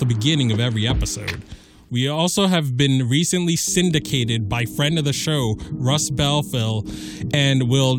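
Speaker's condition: No condition

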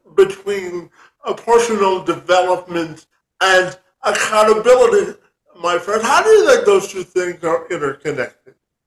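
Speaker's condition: Cerebral palsy; severe cerebral palsy, told at age 9 would never walk

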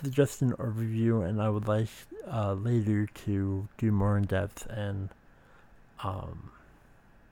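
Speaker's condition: Speech impediment

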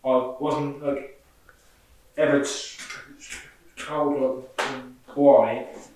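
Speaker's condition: Stutter; stammer present since school years; difficulty saying things at work raising safety concerns, speech reportedly different when drunk; prolonged sounds

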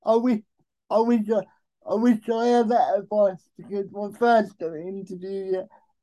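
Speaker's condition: Cerebral palsy; can get rambly when nervous

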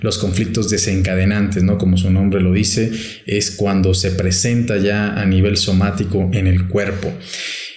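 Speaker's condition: No condition

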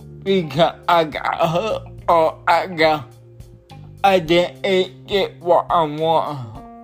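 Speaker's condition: Cerebral palsy

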